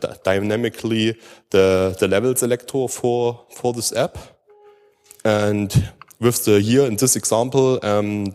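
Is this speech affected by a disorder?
No.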